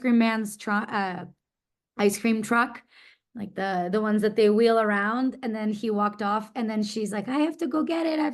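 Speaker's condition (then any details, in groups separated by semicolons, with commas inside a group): No condition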